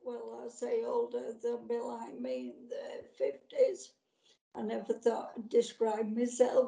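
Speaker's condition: Motor neurone disease; MND diagnosed about nine years ago, progressive, voice went overnight during past illnesses; still speaking, voice banked 1,600 phrases incl own, supported by therapist Richard Cave; voice affected quite a lot, once-broad Yorkshire accent changed, fears voice may suddenly go

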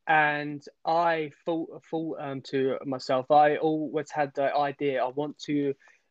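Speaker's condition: Stammer; onset at age eight, speech therapy from age eight for many years, therapy focused on confidence; about 23 years since onset; repeated sounds, prolonged sounds

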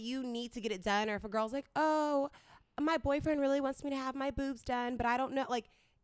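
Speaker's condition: No condition

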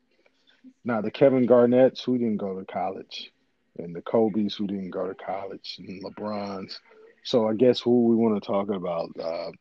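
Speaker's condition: No condition

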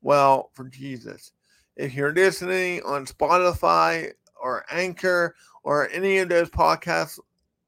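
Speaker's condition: Cerebral palsy; outward visible disability

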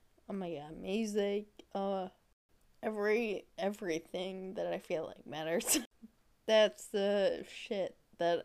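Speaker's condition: Friedreich's ataxia; about 24 years since diagnosis, age 32

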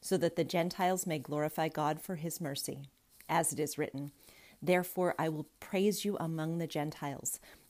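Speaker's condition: No condition

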